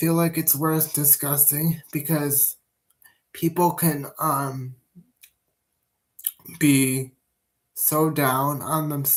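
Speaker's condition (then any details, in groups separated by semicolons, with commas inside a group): Cerebral palsy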